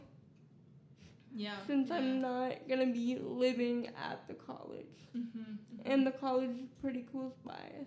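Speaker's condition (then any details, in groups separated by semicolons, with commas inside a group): Cerebral palsy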